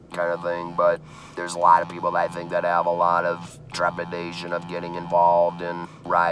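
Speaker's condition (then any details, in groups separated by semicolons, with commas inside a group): Laryngeal cancer laryngectomy, electrolarynx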